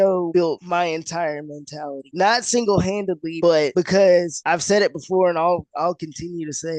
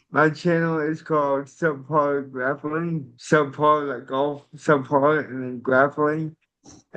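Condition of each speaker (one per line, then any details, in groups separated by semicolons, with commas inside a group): No condition
Cerebral palsy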